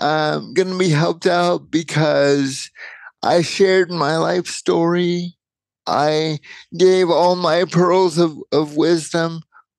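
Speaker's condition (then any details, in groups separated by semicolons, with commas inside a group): Cerebral palsy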